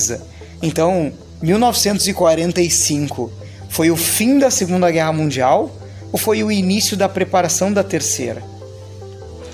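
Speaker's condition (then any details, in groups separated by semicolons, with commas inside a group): No condition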